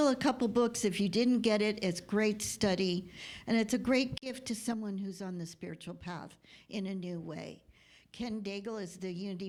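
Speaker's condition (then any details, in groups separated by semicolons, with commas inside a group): No condition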